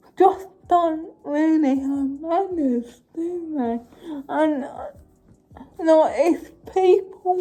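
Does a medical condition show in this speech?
Yes: cerebral palsy.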